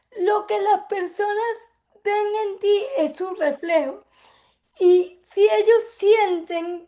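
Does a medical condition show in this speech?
Yes: cerebral palsy; from birth; affects speech.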